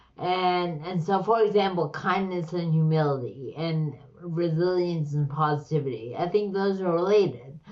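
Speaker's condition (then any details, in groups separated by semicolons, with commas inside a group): Slurred speech; slurred speech, like stroke patient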